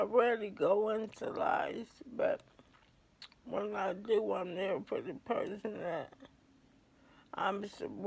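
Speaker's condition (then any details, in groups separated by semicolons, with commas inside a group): ALS; affects hands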